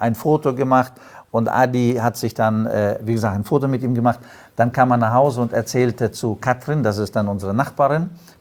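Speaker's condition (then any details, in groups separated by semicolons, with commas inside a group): No condition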